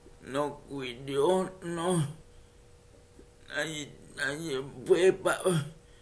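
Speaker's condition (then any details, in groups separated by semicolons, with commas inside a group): Cerebral palsy; present from birth, uses wheelchair; speech affected by cerebral palsy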